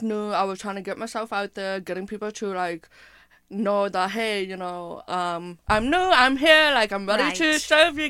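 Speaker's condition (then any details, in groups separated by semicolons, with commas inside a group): Hearing impairment with speech impairment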